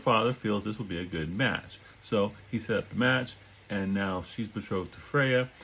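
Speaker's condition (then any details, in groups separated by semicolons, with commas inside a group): No condition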